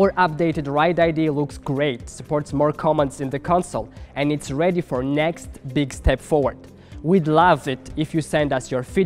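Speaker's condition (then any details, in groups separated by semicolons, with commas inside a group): No condition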